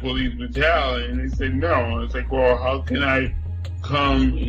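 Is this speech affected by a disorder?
Yes: cerebral palsy; nosebleed and stopped breathing as newborn at home in Buffalo.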